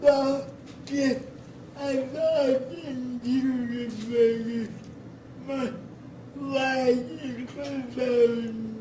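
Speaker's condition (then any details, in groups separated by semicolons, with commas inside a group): Cerebral palsy; severe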